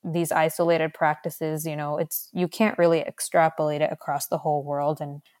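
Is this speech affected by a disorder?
No.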